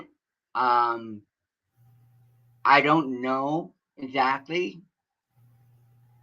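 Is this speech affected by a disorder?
Yes: cerebral palsy.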